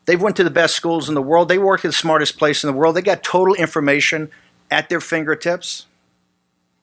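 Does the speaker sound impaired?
No.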